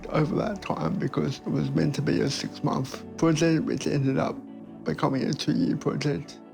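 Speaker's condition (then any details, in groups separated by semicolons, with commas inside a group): Cerebral palsy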